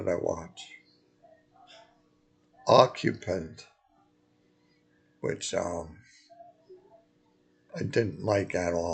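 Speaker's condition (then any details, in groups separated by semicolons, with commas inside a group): Multiple sclerosis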